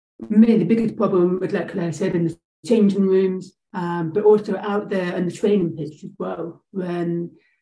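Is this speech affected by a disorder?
Yes: deafness; profound hearing loss, England deaf women's football team.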